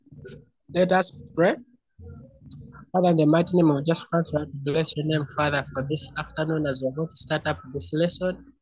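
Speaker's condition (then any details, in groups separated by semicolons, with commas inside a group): No condition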